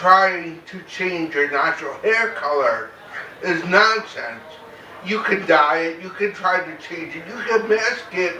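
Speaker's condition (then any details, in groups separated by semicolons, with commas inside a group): Cerebral palsy, mild; mainly affects speech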